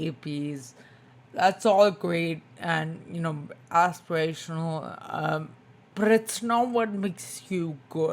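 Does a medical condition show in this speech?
Yes: spinocerebellar ataxia type 2, SCA2; tongue.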